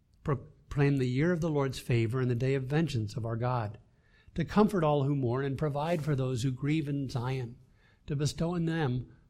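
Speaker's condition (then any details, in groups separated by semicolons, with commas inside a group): No condition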